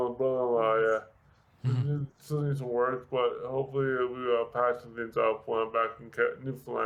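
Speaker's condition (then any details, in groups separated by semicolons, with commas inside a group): Severe brain injury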